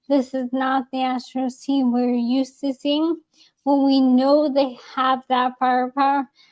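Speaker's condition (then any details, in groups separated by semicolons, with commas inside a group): ALS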